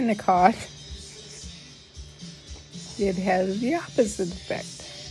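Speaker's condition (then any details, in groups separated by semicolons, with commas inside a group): ALS; needs evening medication doses; breathing difficulty when tired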